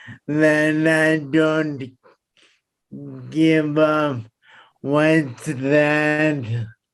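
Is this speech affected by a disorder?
Yes: traumatic brain injury; caused by accident.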